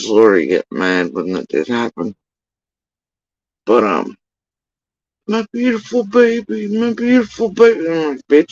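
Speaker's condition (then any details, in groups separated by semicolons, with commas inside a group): Facial paralysis after surgery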